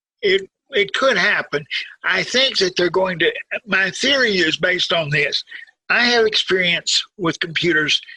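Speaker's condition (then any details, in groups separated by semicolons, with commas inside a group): Cerebral palsy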